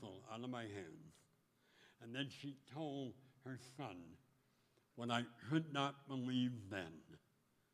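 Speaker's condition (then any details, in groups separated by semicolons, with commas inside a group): Speech impediment; speaks publicly with new voice as motivational speaker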